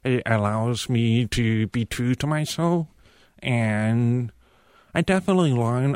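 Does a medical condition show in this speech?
Yes: profound deafness; cochlear implants received at age 18, interpreter used on Project Runway.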